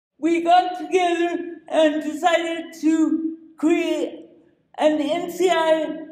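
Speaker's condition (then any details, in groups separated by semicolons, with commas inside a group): Cerebral palsy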